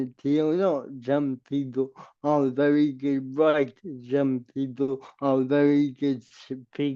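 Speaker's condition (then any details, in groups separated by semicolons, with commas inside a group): Cerebral palsy; permanent wheelchair user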